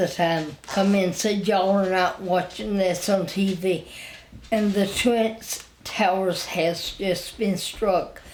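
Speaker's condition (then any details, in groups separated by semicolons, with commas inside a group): Spinal ataxia; wheelchair user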